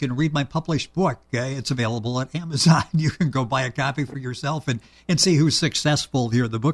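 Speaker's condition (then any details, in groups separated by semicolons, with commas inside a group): No condition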